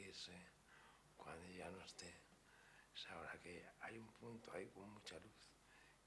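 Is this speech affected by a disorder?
Yes: ALS.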